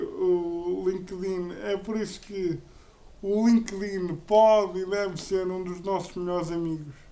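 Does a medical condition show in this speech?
Yes: cerebral palsy; uses a wheelchair.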